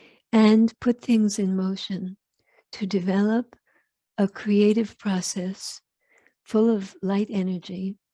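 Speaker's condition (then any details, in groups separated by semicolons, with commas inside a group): No condition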